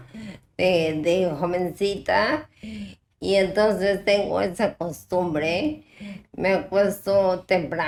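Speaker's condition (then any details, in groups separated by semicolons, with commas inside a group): Ataxia type 1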